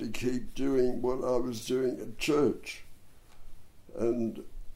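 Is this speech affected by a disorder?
Yes: dystonia and cerebral palsy; cerebral palsy from birth in right arm.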